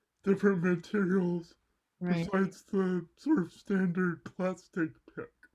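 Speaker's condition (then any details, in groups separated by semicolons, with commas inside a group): Cerebral palsy; mild left side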